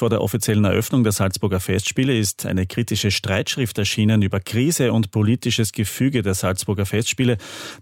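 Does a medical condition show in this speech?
No.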